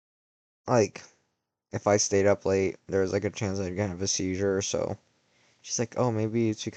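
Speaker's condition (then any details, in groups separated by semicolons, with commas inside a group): No condition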